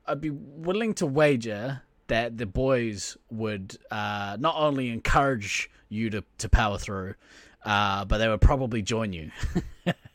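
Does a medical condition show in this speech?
No.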